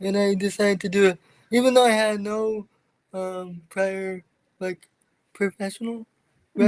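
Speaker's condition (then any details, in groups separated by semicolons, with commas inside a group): Cerebral palsy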